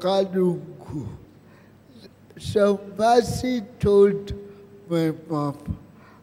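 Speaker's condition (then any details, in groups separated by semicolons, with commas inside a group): Cerebral palsy; present from birth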